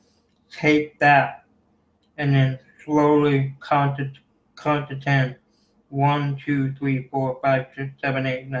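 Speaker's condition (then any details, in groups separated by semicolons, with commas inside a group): Cerebral palsy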